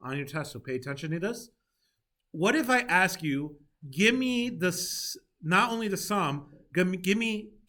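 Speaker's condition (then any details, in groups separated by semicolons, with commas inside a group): No condition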